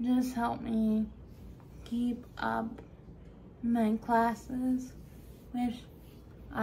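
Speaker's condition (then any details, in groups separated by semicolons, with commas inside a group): Friedreich's ataxia; progressive neuromuscular disability, scoliosis, spine surgery at 15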